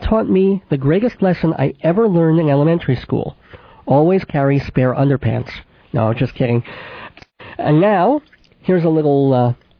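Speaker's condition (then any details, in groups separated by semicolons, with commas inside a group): Cleft palate with lisp; braces 10 years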